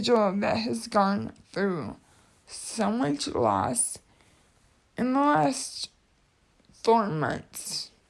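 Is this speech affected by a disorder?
Yes: cerebral palsy.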